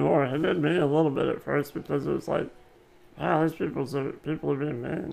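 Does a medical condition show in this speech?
Yes: muscular dystrophy.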